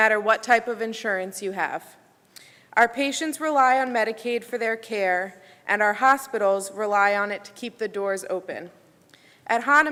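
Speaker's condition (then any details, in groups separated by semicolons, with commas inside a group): No condition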